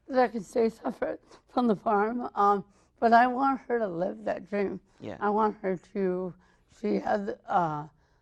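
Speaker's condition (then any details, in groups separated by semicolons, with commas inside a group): Mild cerebral palsy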